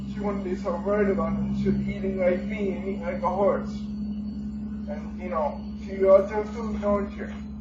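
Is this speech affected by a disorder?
Yes: cerebral palsy.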